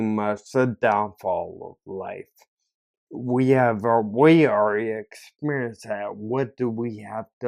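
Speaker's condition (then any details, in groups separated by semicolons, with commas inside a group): Ataxia; caused by stroke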